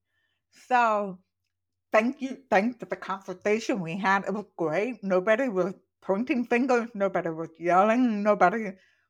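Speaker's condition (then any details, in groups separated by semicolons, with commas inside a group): Profoundly deaf, congenital; does not know sign language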